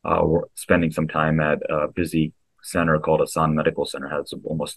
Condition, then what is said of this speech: No condition.